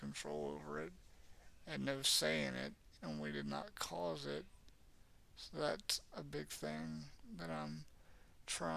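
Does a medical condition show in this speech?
Yes: cerebral palsy; has had speech therapy.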